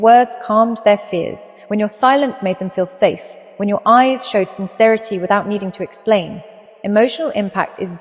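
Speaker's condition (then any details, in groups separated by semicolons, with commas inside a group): No condition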